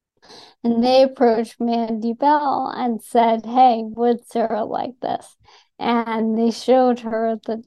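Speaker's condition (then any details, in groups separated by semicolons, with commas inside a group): ALS; diagnosed within about past year, on the one approved ALS medication since diagnosis, symptom-directed treatments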